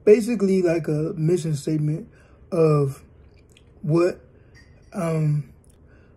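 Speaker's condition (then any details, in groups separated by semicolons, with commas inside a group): Cerebral palsy; working to improve talking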